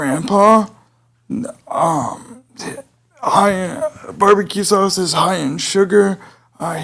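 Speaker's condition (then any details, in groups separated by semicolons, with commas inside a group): Cerebral palsy; able to speak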